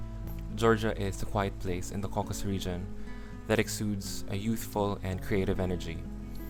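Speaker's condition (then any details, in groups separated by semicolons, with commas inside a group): No condition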